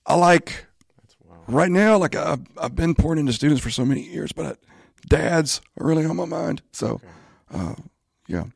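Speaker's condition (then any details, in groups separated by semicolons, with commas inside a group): Spasmodic dysphonia; in speech therapy with doctors, band crowns off for medical year; voice issue, asks listeners to excuse voice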